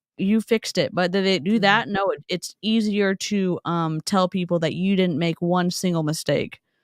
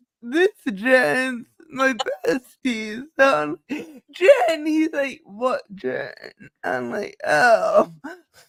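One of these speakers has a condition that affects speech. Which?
The second: cerebral palsy; from birth, affects walking.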